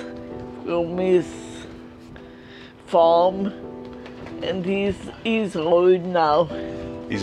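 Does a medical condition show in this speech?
Yes: multiple sclerosis; uses wheelchair.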